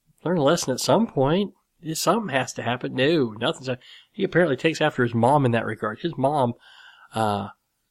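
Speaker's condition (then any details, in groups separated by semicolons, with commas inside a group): Cleft lip and palate; nose still slightly crooked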